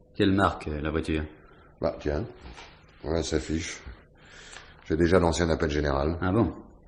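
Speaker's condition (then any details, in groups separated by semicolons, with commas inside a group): No condition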